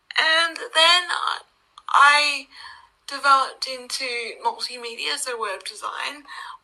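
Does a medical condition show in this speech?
Yes: cerebral palsy; wheelchair user, needs support worker, none available pre-ndis.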